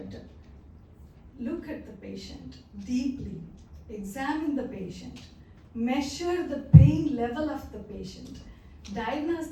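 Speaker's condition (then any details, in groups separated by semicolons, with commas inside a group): No condition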